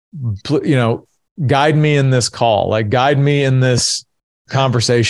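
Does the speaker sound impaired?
No.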